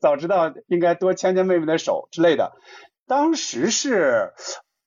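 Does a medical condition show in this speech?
No.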